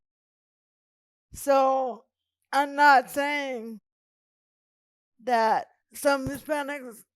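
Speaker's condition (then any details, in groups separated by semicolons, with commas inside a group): Cerebral palsy; present from birth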